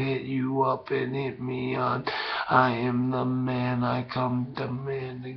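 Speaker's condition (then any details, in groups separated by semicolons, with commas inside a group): Brain injury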